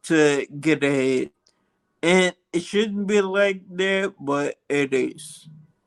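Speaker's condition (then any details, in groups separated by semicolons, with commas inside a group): Multiple sclerosis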